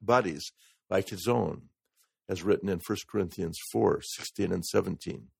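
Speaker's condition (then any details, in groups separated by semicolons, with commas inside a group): No condition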